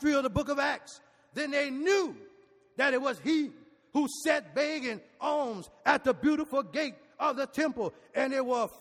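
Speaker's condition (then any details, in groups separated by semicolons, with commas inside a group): No condition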